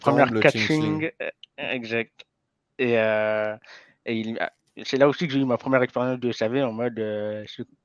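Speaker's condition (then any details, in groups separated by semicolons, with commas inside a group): Hearing impairment from birth; may get worse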